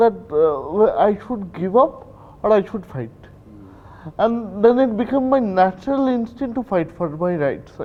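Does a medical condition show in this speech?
Yes: cerebral palsy.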